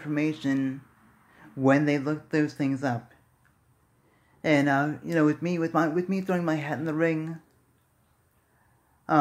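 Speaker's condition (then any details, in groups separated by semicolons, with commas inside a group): Cerebral palsy; speaks fast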